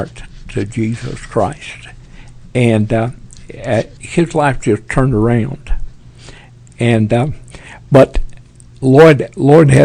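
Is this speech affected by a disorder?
Yes: Parkinson's; tremors as early symptom.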